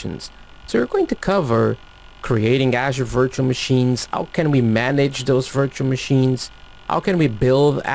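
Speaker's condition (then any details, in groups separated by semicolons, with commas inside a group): No condition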